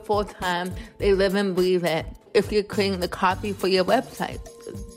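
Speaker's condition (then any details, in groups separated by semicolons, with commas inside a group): Cerebral palsy; born two months premature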